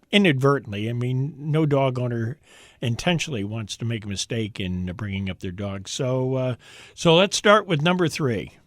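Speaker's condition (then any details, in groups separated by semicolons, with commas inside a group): No condition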